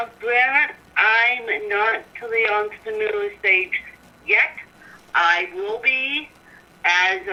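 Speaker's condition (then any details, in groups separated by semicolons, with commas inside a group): Cerebral palsy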